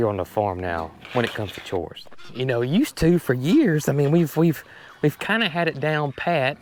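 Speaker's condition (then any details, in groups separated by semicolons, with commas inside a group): No condition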